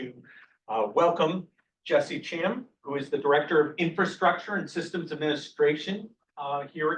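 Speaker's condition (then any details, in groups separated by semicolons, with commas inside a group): No condition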